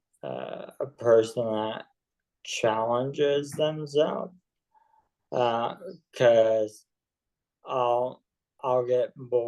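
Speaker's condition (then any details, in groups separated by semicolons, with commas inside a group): ALS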